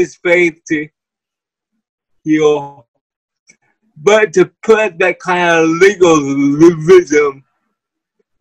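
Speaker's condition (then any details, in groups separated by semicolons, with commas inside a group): Cerebral palsy; voice and way of talking affected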